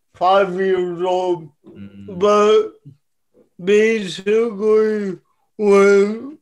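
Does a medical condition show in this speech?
Yes: cerebral palsy; childhood physical therapy.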